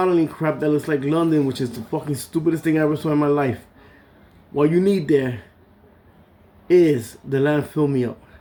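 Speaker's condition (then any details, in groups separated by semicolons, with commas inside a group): No condition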